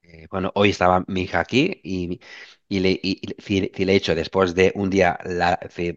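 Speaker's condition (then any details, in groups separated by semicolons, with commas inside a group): Stuttering; since childhood; sometimes stutters more than usual in class, pauses, laughs it off; repeated sounds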